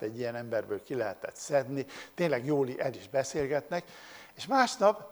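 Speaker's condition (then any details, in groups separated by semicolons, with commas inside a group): No condition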